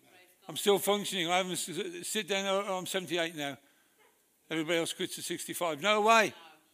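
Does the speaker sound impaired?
Yes: Parkinson's disease; speech affected at brain scan, per doctors.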